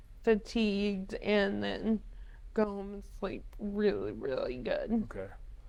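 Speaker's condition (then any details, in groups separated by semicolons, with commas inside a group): ALS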